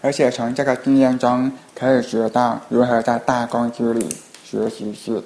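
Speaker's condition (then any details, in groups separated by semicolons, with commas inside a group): Hearing impairment; falls behind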